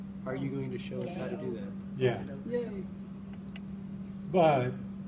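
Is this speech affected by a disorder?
No.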